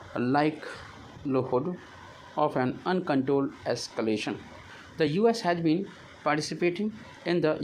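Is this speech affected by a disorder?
No.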